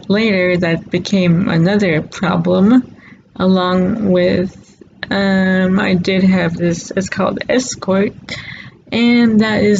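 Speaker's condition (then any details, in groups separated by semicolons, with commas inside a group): Cerebral palsy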